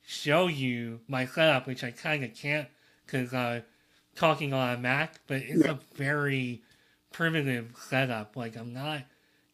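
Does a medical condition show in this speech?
Yes: cleft lip and palate; congenital cleft lip and palate, part of a rare syndrome with other issues.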